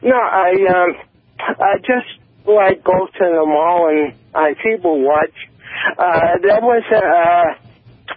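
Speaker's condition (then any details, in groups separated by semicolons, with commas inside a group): Cerebral palsy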